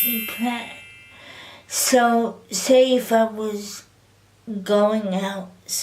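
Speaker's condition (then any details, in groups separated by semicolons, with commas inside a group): Cerebral palsy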